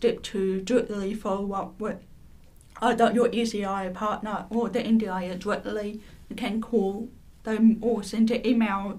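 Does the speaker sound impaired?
Yes: profound deafness.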